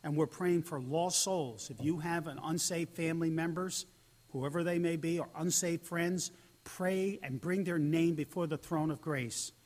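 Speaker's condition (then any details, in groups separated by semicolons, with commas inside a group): No condition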